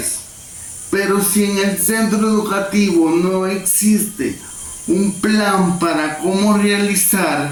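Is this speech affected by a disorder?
Yes: cerebral palsy.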